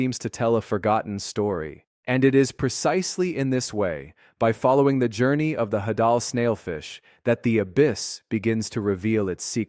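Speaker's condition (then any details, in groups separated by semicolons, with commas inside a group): No condition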